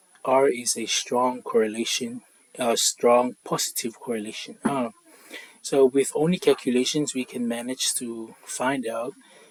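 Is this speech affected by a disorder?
No.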